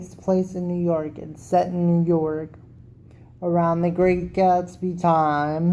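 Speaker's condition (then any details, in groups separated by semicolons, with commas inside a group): Cerebral palsy; wheelchair user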